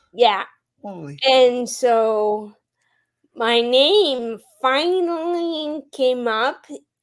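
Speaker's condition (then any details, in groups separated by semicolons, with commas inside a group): Friedreich's ataxia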